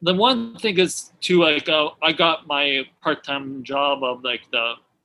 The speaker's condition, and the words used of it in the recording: Aphasia. On Zoom like lots of Zoom and yeah it's like it's really helpful and yeah my speech is so much better than like what I was before.